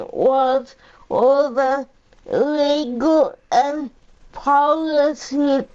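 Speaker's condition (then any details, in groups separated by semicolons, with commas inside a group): Cerebral palsy; powerchair user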